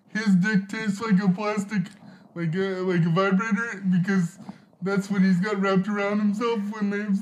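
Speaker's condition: Cerebral palsy; spastic

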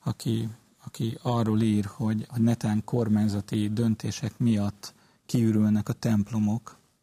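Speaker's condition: No condition

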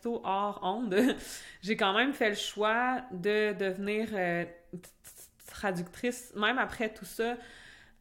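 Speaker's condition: Stuttering; stuttering since childhood, hid it intensely until 22, tried self-help strategies from YouTube and a book; adult, still stutters, extra difficulty in non-native language, anticipates stuttering on uncertain pronunciations; hid stuttering by word substitution and rephrasing, not possible in English in Netherlands, stuttering more visible; blocks

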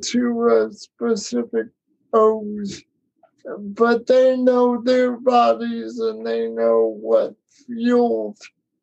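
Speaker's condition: Cerebral palsy; daily wheelchair use for mobility

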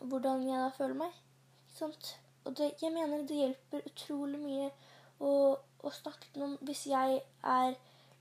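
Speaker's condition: Stuttering; varies in periods, worse with stress or fast speech, possibly with cluttering features; mild at present, less than before, a very small handicap; audible blocks on words, sometimes a lot, worse in stressful weeks, listeners think speech finished; repeated sounds, prolonged sounds

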